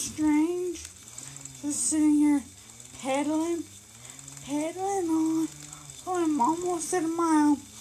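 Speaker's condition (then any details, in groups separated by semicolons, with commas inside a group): Brain injury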